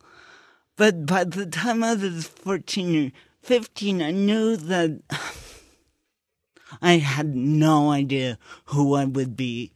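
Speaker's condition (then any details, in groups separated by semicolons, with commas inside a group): Cerebral palsy; present from birth, brain cells died at birth, hand tremor, intense muscles, balance and coordination affected; over 50 years since birth; slurred speech, slurring tongue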